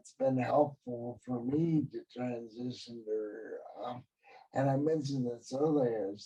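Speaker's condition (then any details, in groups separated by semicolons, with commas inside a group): Cerebral palsy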